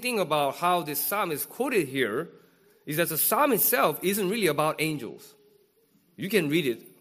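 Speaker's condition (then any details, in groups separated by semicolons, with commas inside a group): No condition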